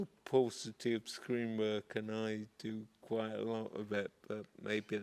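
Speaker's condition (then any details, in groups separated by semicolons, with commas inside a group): Multiple sclerosis, progressive; developing over recent years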